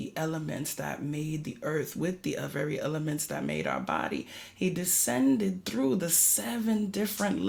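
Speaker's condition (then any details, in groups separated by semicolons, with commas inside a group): No condition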